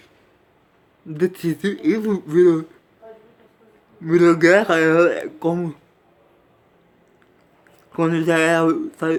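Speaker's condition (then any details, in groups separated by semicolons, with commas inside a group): Cerebral palsy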